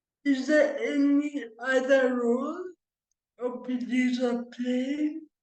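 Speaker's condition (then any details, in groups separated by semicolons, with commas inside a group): Cerebral palsy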